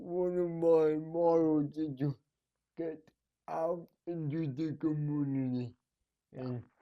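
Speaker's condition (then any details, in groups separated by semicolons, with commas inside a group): Cerebral palsy; needs help at night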